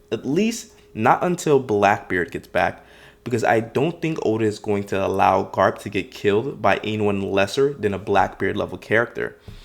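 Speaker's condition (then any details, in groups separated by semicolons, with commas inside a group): No condition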